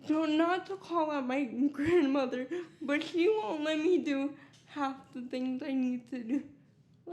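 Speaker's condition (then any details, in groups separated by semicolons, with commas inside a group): Cerebral palsy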